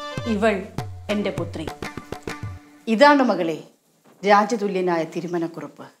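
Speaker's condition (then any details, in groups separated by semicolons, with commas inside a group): No condition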